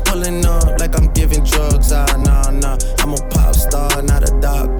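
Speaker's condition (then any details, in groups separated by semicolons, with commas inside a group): No condition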